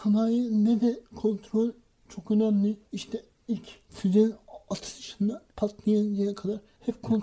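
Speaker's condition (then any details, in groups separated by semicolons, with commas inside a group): Cerebral palsy; no speech until age 6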